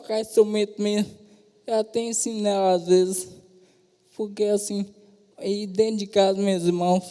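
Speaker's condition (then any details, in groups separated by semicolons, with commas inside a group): Traumatic brain injury, severe; serious accident, nerve damage with sequelae; 23 days in ICU, then vegetative state; regained sounds after predicted inability to speak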